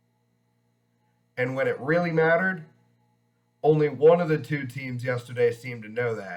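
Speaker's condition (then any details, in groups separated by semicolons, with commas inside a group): No condition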